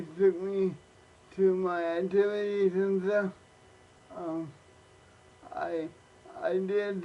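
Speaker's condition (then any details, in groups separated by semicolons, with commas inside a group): Cerebral palsy; cerebral palsy, premature birth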